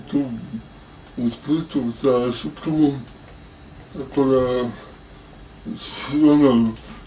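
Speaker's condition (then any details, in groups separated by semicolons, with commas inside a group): Cerebral palsy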